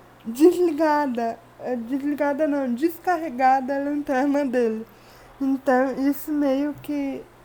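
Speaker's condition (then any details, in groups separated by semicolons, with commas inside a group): Cerebral palsy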